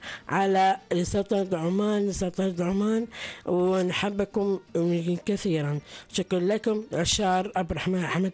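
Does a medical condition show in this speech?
Yes: Down syndrome; host describes people with Down syndrome present as speaking clearly and confidently.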